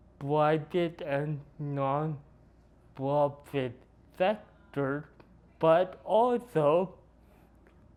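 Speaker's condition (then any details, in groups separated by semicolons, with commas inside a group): Cerebral palsy; noticeably atypical speech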